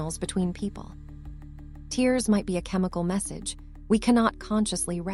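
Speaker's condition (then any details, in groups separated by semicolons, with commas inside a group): No condition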